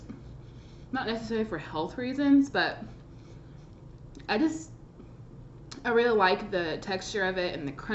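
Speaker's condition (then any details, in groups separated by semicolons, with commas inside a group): No condition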